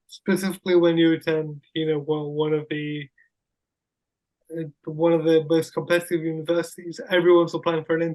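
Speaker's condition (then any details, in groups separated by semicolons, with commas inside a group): Cerebral palsy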